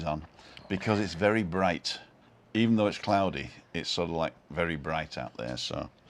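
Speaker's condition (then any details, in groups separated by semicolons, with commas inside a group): No condition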